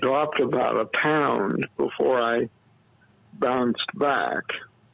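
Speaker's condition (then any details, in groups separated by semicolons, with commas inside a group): Cerebral palsy; breathing problems at birth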